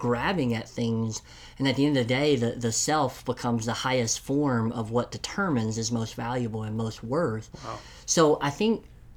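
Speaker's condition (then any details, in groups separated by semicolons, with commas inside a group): Cleft lip and palate; congenital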